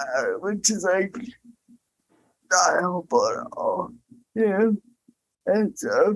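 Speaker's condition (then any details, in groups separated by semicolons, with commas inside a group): Cerebral palsy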